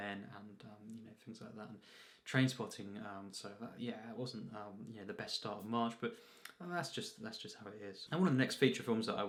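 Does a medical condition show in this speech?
No.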